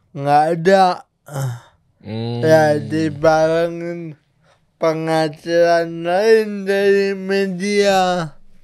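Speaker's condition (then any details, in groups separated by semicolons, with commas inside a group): Cerebral palsy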